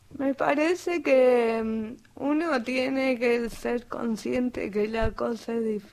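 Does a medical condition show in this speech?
Yes: cerebral palsy; cerebral palsy from birth, respiratory arrest at birth and again at 12 hours, acquired language; answer formed in head but hard to get out, needs waiting.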